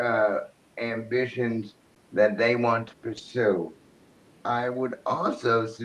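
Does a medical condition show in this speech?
Yes: cerebral palsy.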